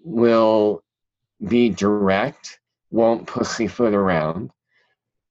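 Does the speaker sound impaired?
Yes: cleft palate; present since childhood.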